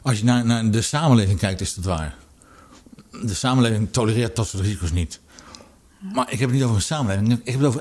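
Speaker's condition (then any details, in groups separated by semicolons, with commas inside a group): Parkinson's disease; brain disease for almost eight years, walks with cane, falls regularly, stayed in Parkinson clinic; becomes choked up discussing topic, attributed partly to Parkinson; speaks with difficulty, audibly so now, harder than before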